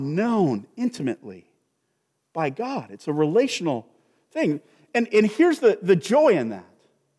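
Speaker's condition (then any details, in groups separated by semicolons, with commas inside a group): No condition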